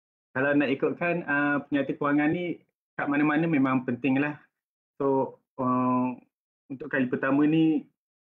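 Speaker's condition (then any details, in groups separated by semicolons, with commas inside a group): No condition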